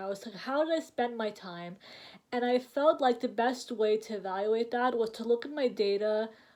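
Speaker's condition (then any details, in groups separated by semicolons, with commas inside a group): No condition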